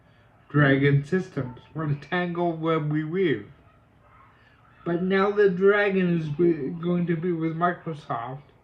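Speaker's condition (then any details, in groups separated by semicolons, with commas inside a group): Cerebral palsy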